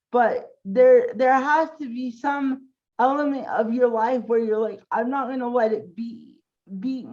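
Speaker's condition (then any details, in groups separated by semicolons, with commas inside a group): Cerebral palsy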